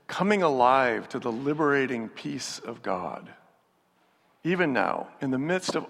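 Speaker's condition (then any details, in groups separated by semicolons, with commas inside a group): No condition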